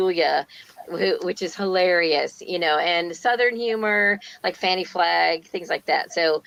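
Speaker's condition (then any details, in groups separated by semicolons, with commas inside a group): No condition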